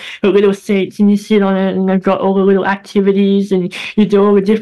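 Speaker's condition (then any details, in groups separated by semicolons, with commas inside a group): Bilateral cleft lip and palate; congenital bilateral cleft lip and palate, operations from three months, hip bone graft, throat operation; childhood voice squeaky, very airy, nasal, lifelong speech therapy, braces in teens, much improved since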